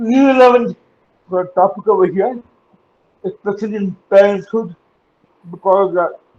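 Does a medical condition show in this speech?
Yes: cerebral palsy; uses wheelchair.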